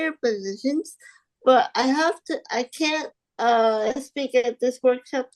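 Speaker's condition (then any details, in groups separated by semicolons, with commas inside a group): Spastic quadriplegic cerebral palsy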